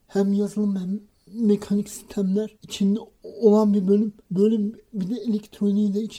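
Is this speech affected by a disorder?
Yes: cerebral palsy; no speech until age 6, school speech difficulty, reading not fluent, practised reading aloud before mirror.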